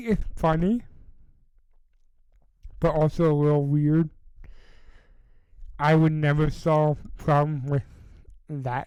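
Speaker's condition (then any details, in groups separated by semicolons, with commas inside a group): Cerebral palsy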